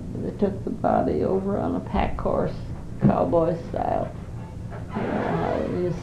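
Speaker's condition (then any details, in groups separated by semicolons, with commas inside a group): Parkinson's disease; Parkinson's for 5 years, not very able to do much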